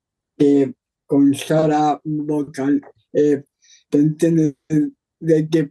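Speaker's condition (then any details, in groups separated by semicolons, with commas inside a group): Down syndrome; Down syndrome from birth, genetic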